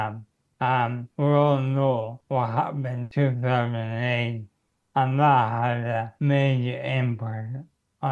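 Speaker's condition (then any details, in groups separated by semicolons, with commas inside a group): Motor neurone disease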